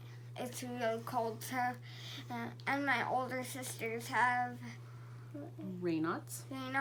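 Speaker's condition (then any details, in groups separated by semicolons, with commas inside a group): Cerebral palsy; stroke in womb, left foot turns in, hip issue; age 9, epilepsy medication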